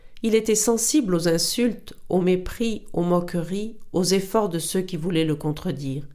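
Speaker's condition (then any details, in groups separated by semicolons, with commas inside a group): No condition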